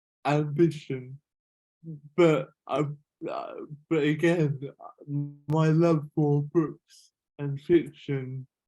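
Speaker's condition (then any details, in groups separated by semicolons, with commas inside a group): Cerebral palsy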